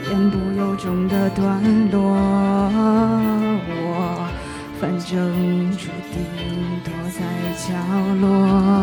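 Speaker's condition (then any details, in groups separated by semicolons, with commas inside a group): No condition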